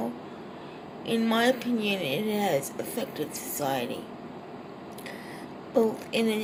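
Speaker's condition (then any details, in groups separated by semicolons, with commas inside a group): Cerebral palsy, triplegia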